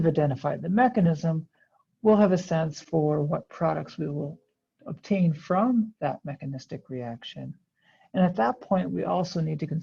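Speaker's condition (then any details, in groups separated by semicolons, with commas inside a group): No condition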